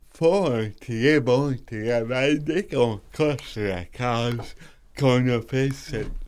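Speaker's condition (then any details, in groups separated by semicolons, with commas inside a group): Cerebral palsy; wheelchair user, self-chosen stair-climbing wheelchair, unsubsidized, deductible as medical expense; self-described as speaking a bit oddly, host says not oddly at all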